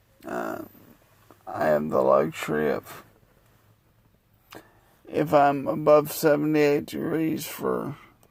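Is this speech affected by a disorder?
Yes: multiple sclerosis.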